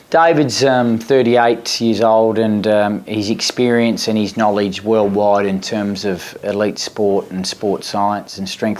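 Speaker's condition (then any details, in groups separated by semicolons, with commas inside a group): No condition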